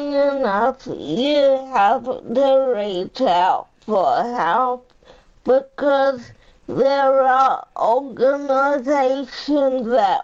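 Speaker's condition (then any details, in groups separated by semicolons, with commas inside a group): Cerebral palsy; uses a power chair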